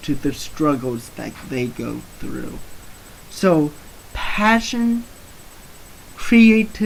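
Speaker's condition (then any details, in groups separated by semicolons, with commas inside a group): Cerebral palsy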